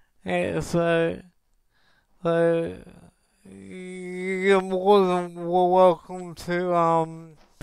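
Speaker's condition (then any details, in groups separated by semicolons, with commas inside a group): Cerebral palsy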